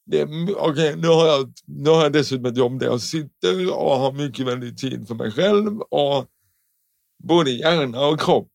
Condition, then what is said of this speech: Cerebral palsy. Fråga, det, det, är inte så svårt. Nej. Till och med jag med talfel fixar det.